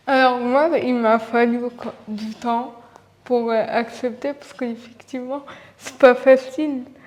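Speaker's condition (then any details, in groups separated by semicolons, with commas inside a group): Cerebral palsy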